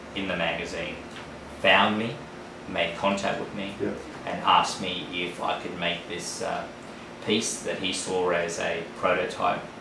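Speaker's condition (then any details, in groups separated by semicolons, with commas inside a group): No condition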